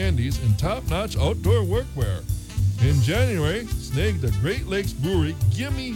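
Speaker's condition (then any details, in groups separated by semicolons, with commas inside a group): No condition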